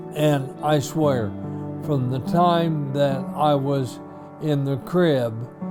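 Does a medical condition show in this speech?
Yes: ALS; few months since diagnosis.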